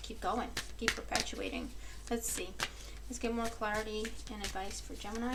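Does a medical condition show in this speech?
No.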